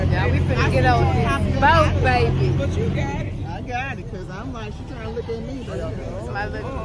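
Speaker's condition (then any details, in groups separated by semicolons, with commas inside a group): No condition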